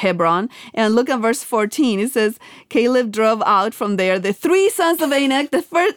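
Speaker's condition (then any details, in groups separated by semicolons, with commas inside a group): No condition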